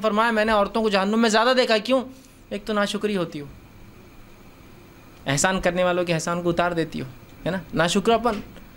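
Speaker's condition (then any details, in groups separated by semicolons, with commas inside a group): No condition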